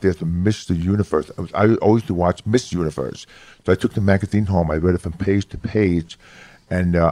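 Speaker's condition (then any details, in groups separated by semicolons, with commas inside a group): Hearing loss; about 75% hearing loss from close to birth; left ear surgery about 5 years ago, no hearing aid in left ear now, hears much better; severe speech impediment since childhood, very monotone speech, studied phonetics for inflection, improved over years, new york accent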